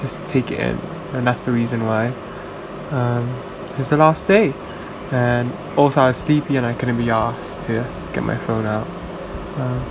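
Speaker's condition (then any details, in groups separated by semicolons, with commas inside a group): No condition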